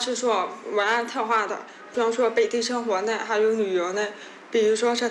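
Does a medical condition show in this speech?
Yes: hearing impairment; hearing loss acquired in childhood, caused by accident, completed rehabilitation training with parents' support; past rehab word drills, parents speaking from behind, repeating words hundreds of times daily.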